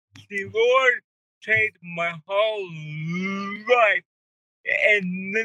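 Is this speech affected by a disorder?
Yes: cerebral palsy; wheelchair user, not healed; speech impediment, talks really slow, mind thinks faster than can talk.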